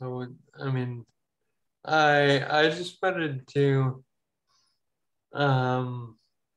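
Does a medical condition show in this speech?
Yes: ataxia; falls.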